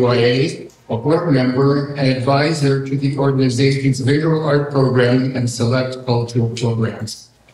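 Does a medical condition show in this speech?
No.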